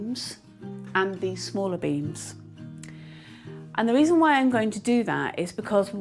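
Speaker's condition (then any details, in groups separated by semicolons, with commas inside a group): No condition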